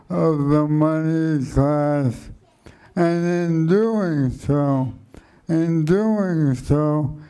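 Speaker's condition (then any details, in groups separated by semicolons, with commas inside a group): Motor neuron degeneration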